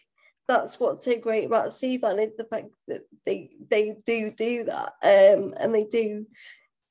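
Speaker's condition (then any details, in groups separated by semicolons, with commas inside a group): Cerebral palsy; full-time wheelchair user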